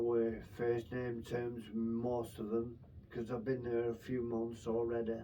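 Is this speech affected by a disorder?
Yes: brain infection with surgery.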